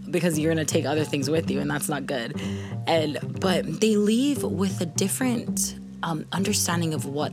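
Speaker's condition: No condition

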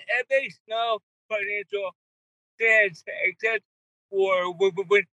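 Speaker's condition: Cerebral palsy; wheelchair user

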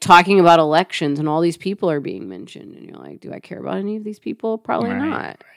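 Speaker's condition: No condition

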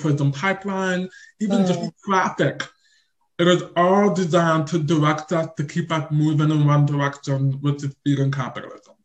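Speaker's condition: Deaf or hard of hearing; invisible deafness, on deaf spectrum, does not hear everything, family not fluent in signing

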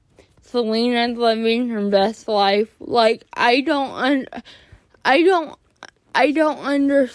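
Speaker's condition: Cerebral palsy; more jerking in class

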